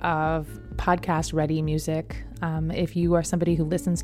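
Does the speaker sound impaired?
No.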